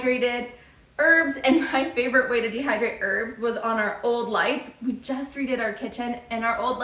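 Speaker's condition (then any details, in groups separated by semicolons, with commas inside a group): No condition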